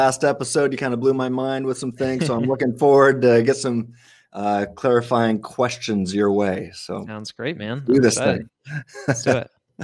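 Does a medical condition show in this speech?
No.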